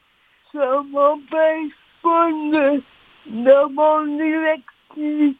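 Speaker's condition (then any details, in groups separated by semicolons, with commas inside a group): Cerebral palsy; since birth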